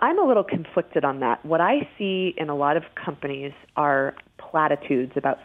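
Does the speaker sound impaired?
No.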